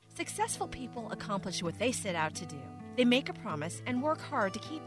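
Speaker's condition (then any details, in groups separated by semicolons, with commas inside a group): No condition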